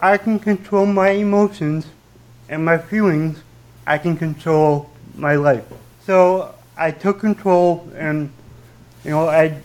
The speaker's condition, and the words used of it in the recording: Stuttering. So that is my way to not stutter in the next